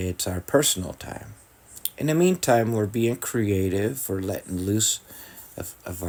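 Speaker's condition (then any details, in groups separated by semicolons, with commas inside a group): No condition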